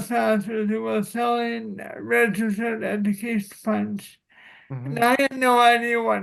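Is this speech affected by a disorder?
Yes: cerebral palsy.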